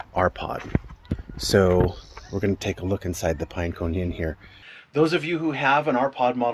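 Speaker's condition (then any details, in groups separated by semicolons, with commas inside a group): No condition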